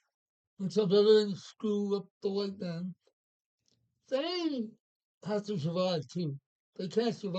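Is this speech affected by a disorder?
Yes: Parkinson's.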